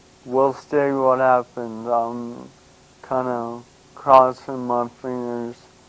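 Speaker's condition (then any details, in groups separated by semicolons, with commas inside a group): Brain injury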